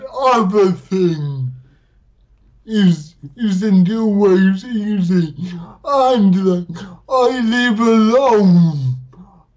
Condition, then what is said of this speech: Dysarthria. Yeah, no, it just sounds like, you know, I having talked to you for the last few minutes now, you're very easy to understand.